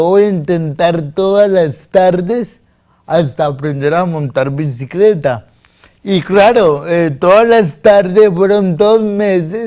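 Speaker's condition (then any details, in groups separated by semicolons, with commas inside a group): Cerebral palsy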